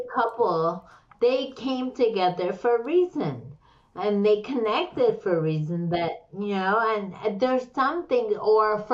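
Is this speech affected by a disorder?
Yes: slurred speech.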